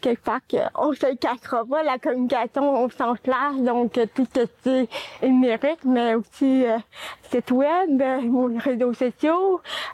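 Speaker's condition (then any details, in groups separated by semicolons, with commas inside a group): Cerebral palsy; four limbs affected, hearing aids both ears since age six months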